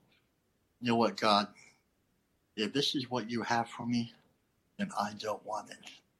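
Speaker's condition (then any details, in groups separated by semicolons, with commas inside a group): Cleft lip and palate; not fully formed at birth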